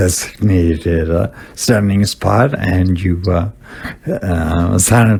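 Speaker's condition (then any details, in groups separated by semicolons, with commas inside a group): Spasmodic dysphonia; abductor form, deep brain stimulation implant; deep brain stimulation off; wispy voice, hard to understand with stimulation off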